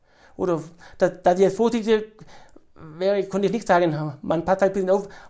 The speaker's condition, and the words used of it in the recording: Stuttering. Ich kann dich gut verstehen und die Zuhörerinnen und Zuhörer unseres Podcasts sicherlich auch.